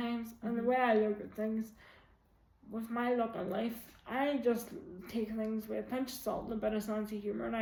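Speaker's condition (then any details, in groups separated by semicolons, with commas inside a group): Quadriplegic cerebral palsy; many medications, severe spasms, hand tremors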